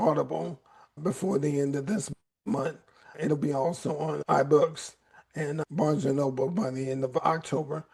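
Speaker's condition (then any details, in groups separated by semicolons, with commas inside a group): ALS; voice raspy at times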